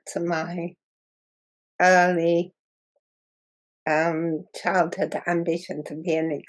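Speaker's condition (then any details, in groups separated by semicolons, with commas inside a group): Muscular dystrophy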